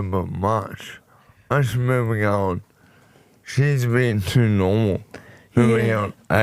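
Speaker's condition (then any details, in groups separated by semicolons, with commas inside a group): Motor neurone disease; voice became very nasal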